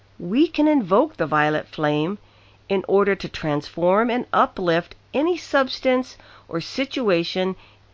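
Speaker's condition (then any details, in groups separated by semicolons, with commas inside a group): No condition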